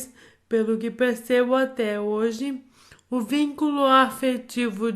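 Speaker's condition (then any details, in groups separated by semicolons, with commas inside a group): Amyotrophic lateral sclerosis; difficulty speaking, difficulty containing emotions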